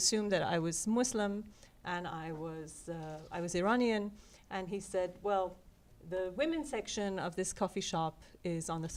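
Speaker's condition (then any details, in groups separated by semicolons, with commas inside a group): No condition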